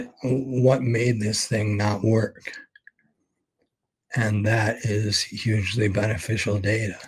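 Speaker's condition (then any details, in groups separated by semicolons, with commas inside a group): ALS; expects to lose voice very soon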